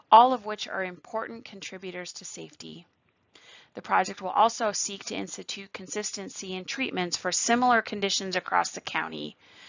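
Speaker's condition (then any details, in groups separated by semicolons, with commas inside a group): No condition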